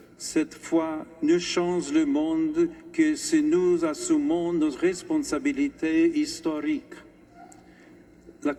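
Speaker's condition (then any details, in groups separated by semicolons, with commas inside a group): No condition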